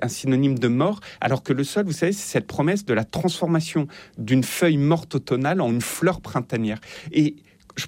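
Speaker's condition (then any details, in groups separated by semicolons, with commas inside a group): No condition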